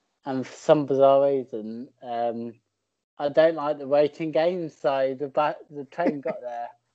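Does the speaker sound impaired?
Yes: cerebral palsy.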